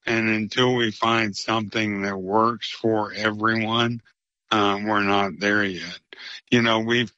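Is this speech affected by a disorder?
Yes: ALS; ALS (motor neuron disease), diagnosed nearly three years earlier.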